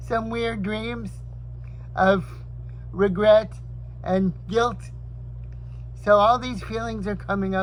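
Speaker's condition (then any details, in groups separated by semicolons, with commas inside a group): Cerebral palsy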